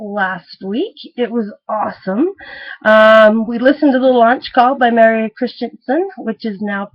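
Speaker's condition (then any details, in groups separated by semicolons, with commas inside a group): No condition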